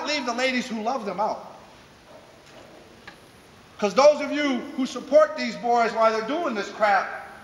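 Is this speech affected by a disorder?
No.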